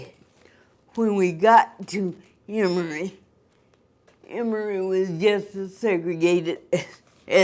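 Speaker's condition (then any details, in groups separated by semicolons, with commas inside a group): Cerebral palsy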